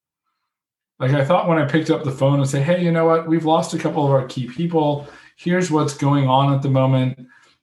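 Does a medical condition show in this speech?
No.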